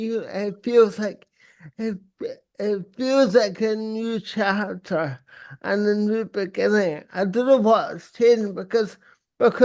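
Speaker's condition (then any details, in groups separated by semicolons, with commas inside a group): Cerebral palsy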